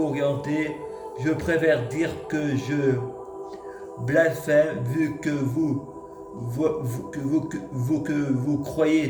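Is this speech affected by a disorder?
Yes: multiple sclerosis.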